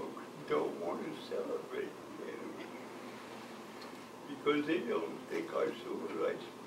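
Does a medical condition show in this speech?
Yes: cerebral palsy; from birth.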